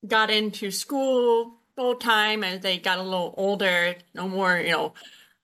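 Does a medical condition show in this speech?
Yes: Usher syndrome, born deaf; Usher syndrome type 2, born deaf or hard of hearing, hearing aids from age 2, vision loss, diagnosed age 19; no balance issues, uses hearing aids, signs.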